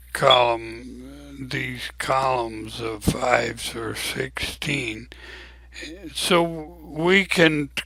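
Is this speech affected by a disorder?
Yes: ALS; abnormally slow voice.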